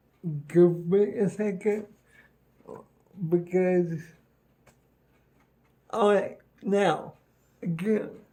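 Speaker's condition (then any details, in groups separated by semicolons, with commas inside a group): Cerebral palsy; speech noticeably affected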